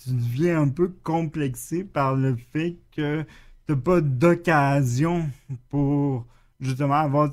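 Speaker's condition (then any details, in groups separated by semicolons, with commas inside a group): Cerebral palsy; spasms more on right side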